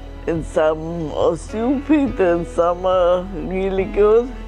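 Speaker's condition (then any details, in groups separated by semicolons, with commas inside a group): Multiple sclerosis; may be slower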